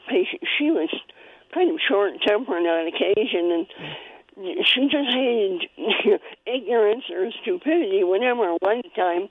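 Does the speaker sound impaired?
Yes: cleft palate; congenital cleft palate, needed spoon feeding in early childhood; spoon feeding needed at one point in early childhood.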